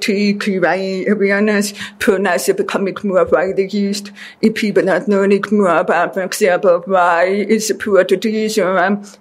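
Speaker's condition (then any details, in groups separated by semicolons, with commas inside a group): Deafness; deaf since childhood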